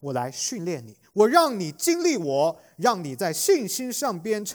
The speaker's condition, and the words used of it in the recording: None; typical speech.